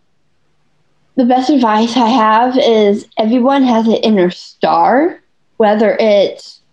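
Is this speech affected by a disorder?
Yes: Down syndrome.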